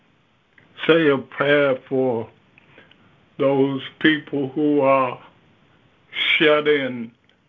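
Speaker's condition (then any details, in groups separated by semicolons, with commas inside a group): Stroke; several strokes, first stroke took some speech and leg motion, later minor stroke; some speech lost after first stroke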